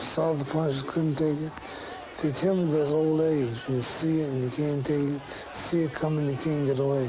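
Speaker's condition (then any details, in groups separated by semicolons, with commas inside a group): Parkinson's syndrome; sometimes slurred speech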